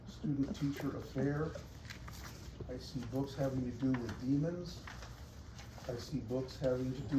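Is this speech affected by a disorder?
No.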